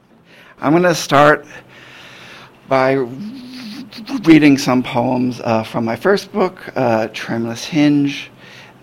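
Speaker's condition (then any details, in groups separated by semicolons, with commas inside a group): Stuttering; stutter since childhood, nervous introducing self as child; recorded poetry reading, host edited out uhs, left disfluencies unfixed; word stutter gives trouble, stutters on own name, l words stretched out, hardest; blocks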